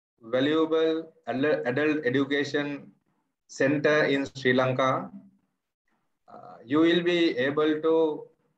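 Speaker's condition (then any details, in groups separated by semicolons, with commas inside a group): No condition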